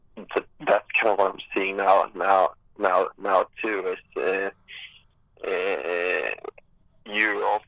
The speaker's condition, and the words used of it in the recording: Stuttering. You hear my stuttering. I can't do media.